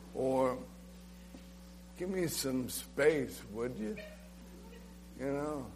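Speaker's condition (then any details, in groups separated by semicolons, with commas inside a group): ALS; diagnosed last summer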